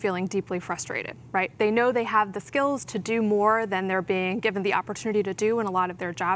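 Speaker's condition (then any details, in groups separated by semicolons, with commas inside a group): No condition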